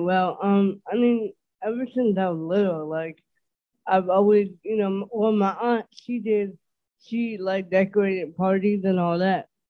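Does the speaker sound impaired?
Yes: dysarthria; speech impediment, milder than typical dysarthria, understandable, working on it, host notes listeners may notice.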